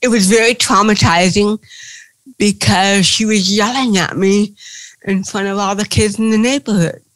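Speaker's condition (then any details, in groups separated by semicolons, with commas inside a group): Cerebral palsy; since birth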